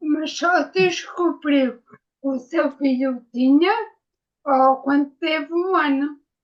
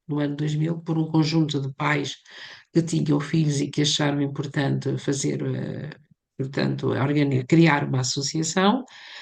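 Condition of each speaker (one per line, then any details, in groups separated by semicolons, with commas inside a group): Ataxia after brain injury
No condition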